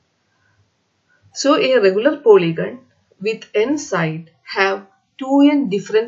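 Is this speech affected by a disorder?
No.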